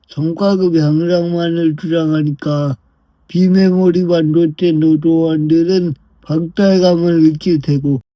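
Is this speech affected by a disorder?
Yes: brain lesion disability.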